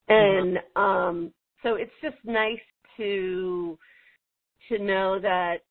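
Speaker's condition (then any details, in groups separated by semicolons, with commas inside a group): Stuttering; stutter for over 37 years; bad cold at recording, not a great speech day; fluency varies day to day, worse when unwell, along with fibromyalgia; repeated sounds, blocks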